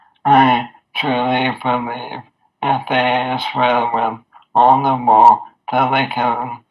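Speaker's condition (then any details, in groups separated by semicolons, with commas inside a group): Amyotrophic lateral sclerosis; voice and hands affected; diagnosed at age 37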